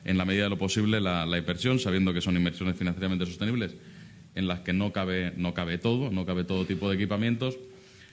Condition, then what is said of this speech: No condition.